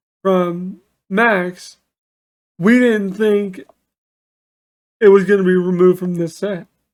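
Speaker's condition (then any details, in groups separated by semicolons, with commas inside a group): Cerebral palsy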